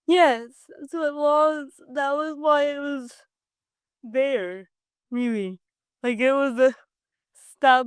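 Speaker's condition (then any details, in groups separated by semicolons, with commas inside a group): Cerebral palsy; from birth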